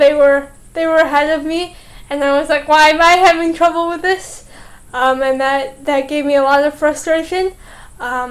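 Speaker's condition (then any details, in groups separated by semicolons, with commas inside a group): Cerebral palsy; special education helped speaking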